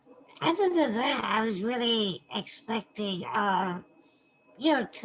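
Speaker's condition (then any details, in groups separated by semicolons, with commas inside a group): Spinal muscular atrophy type 2; type 2, initially diagnosed type 1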